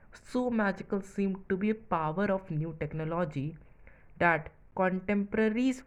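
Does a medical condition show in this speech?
No.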